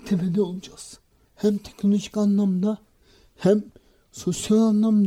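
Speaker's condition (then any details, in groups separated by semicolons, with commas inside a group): Cerebral palsy; misdiagnosed intellectual disability at age 5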